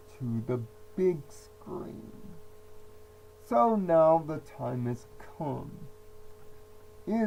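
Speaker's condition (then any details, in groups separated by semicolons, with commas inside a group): Cerebral palsy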